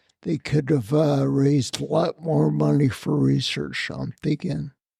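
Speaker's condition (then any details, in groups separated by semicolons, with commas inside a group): Spinocerebellar ataxia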